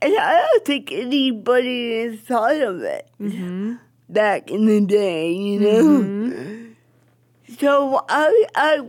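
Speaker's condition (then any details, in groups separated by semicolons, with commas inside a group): Cerebral palsy; affects speech, wheelchair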